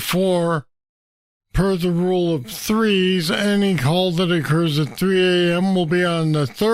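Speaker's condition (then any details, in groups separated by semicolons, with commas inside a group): Parkinson's disease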